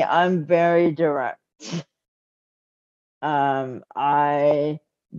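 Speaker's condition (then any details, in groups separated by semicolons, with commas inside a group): Cerebral palsy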